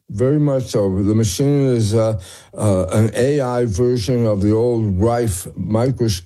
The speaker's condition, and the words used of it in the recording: Tongue cancer surgery. We know that you had been diagnosed with tongue cancer, and but did you have any strange, you know, that's where the slur is coming in.